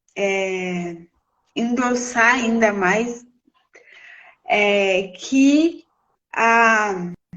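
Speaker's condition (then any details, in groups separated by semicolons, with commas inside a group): Cerebral palsy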